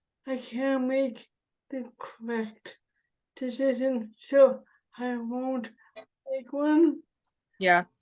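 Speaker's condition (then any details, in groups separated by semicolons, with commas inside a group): Cerebral palsy; spasticity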